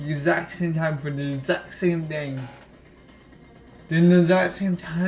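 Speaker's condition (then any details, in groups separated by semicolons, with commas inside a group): Cerebral palsy; affects legs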